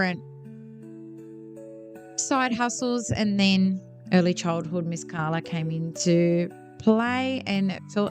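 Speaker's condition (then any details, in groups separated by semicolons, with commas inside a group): No condition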